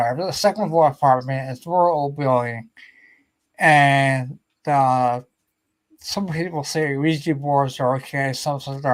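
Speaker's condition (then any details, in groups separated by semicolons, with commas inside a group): Ataxia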